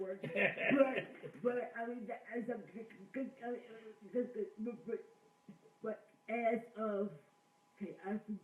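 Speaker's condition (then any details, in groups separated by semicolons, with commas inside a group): Cerebral palsy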